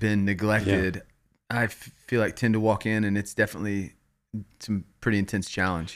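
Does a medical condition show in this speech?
No.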